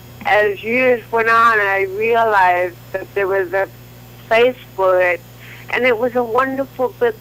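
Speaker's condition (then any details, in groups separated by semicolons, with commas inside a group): Cerebral palsy; from birth, leg spasticity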